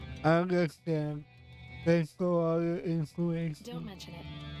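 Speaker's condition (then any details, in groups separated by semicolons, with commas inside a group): Cerebral palsy; affects voice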